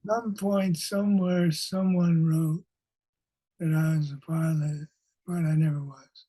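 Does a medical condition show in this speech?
Yes: Parkinson's disease.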